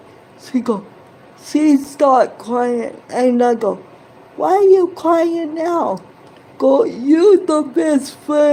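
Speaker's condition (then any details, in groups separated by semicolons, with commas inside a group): Cerebral palsy; present from birth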